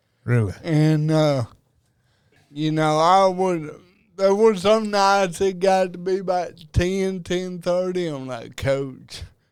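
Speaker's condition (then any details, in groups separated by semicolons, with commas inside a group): Cerebral palsy; diagnosed at about age two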